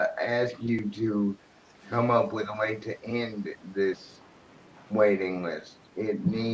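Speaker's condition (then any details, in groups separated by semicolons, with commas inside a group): Cerebral palsy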